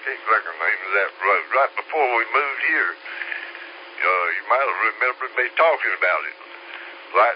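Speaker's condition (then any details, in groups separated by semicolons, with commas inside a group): Slurred speech; takes 17 different medications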